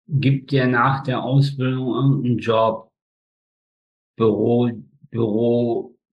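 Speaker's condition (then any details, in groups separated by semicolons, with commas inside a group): Spastic tetraparesis; all four limbs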